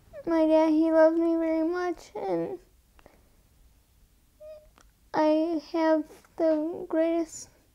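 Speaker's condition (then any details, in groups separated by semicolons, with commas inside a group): Cerebral palsy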